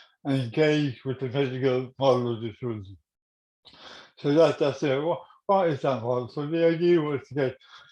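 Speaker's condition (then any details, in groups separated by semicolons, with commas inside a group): Cerebral palsy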